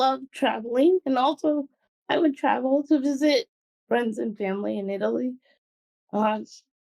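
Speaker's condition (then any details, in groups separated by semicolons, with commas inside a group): Cerebral palsy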